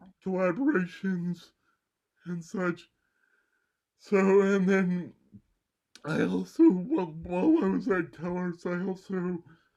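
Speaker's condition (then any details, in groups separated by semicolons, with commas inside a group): Cerebral palsy; mild left side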